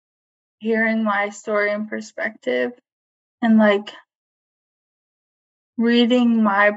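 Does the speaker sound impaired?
Yes: ALS, limb onset; diagnosed at age 25, onset in arms and legs, not bulbar onset; voice tires and gets close to being lost while talking.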